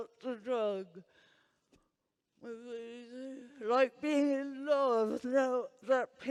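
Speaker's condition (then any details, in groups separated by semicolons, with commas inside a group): Huntington's disease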